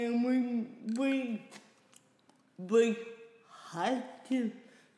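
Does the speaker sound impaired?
Yes: cerebral palsy; past speech therapy with recorded playback, lost speech six days in Tasmania.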